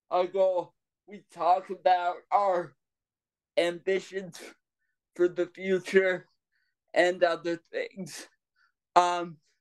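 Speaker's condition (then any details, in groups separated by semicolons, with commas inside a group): Cerebral palsy; trouble with breath control earlier in recording, needs to catch breath at times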